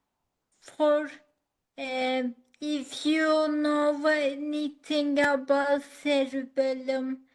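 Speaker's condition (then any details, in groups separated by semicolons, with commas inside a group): Acquired ataxia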